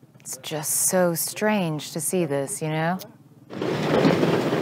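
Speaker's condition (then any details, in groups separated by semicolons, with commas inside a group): No condition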